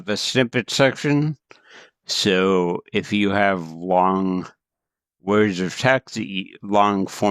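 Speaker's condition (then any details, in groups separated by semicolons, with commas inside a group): Cerebral palsy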